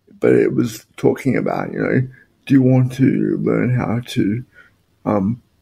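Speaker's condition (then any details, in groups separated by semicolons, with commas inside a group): Spastic quadriplegic cerebral palsy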